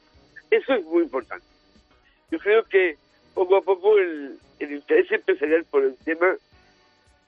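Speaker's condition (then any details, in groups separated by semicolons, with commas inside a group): Down syndrome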